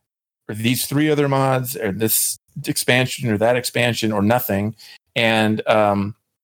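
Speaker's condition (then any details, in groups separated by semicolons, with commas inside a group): No condition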